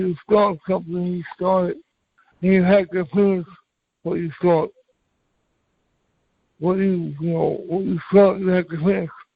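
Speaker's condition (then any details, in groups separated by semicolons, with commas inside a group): Cerebral palsy; from birth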